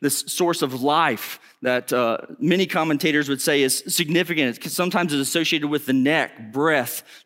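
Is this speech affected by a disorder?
No.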